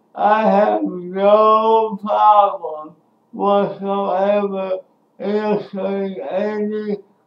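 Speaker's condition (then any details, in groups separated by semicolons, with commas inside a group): Speech impairment after birth surgery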